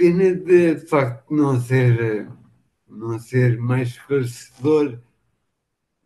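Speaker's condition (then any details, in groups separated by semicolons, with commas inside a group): Machado-Joseph disease (sca3)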